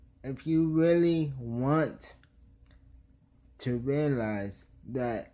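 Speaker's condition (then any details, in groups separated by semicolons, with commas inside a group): Traumatic brain injury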